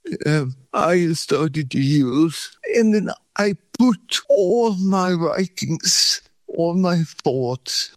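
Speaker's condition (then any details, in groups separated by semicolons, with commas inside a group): Cerebral palsy; feet opposite of Charlie Chaplin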